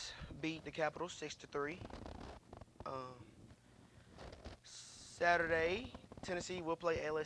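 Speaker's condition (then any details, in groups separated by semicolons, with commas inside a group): No condition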